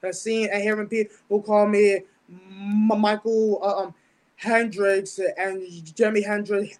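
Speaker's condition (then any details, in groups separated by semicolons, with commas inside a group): Stuttering, speech impediment; mild speech impediment with stuttering since about age ten; fears certain words coming out, avoids long talking on stage; prolonged sounds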